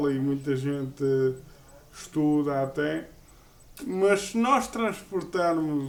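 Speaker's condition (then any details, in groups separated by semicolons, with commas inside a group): Cerebral palsy; uses a wheelchair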